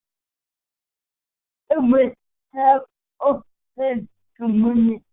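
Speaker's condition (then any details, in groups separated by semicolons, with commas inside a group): Cerebral palsy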